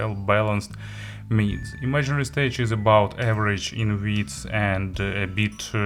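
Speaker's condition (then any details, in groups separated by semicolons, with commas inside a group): No condition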